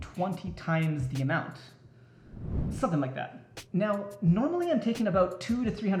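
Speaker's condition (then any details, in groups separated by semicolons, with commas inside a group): No condition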